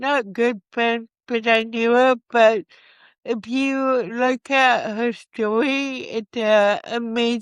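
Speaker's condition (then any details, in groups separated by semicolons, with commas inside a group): Cerebral palsy; from birth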